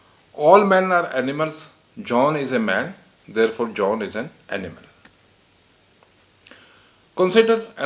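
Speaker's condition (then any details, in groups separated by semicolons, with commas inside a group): No condition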